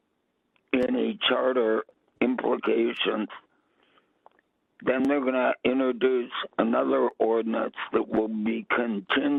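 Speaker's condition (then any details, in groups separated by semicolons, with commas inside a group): Vocal cord cancer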